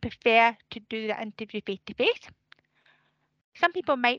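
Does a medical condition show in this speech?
Yes: deafness; speech sometimes affected.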